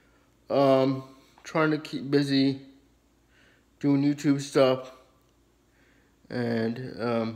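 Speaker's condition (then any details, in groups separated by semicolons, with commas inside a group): Cerebral palsy, spastic diplegia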